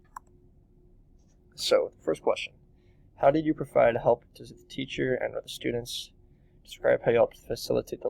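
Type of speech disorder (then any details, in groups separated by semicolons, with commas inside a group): None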